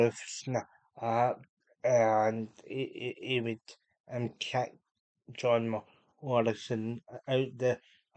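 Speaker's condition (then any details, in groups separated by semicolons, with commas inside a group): Cerebral palsy; unable to walk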